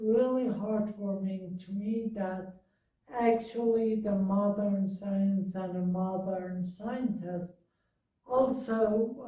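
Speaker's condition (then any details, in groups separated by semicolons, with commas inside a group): Multiple sclerosis; about 16 years since diagnosis, medication, balance problems, drops things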